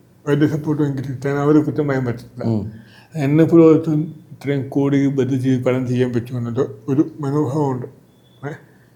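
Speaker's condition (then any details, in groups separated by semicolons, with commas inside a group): Cerebral palsy; from birth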